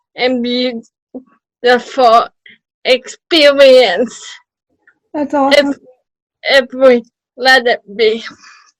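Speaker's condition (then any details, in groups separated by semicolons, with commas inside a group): Cerebral palsy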